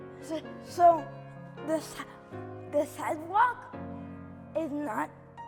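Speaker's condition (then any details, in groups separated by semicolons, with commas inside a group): Cerebral palsy; brain injury, selective dorsal rhizotomy at age four; occupational therapy, wheelchair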